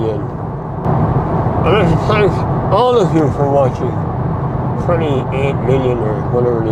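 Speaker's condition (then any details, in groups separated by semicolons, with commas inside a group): Mouth cancer surgery; speech altered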